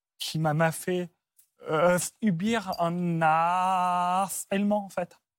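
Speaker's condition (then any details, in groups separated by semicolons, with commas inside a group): Stuttering; onset at about age 4 after grandmother's throat cancer, fluent before, once misdiagnosed as Gilles de la Tourette; no attempts to control stuttering; part-word and word repetitions, frequent euh fillers; repeated sounds, blocks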